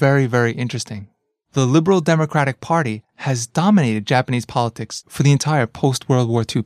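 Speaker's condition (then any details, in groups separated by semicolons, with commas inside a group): No condition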